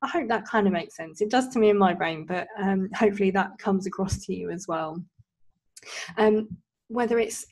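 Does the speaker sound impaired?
Yes: cleft lip and palate; congenital cleft, born with cleft; only three speech and language therapy sessions before discharge.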